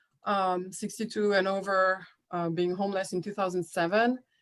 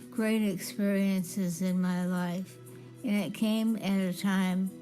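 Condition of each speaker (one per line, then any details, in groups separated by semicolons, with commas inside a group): No condition
Parkinson's disease; about 16 years since diagnosis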